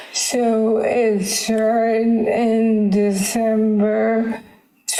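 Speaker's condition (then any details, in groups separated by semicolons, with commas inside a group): ALS; onset with tripping, falling; symptoms months before diagnosis, dependent on caregiver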